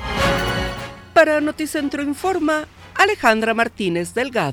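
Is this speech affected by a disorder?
No.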